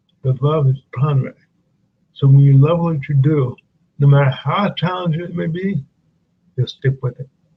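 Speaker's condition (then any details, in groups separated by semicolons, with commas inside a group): Cerebral palsy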